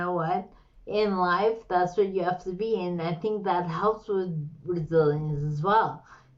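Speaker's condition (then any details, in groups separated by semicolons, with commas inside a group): Slurred speech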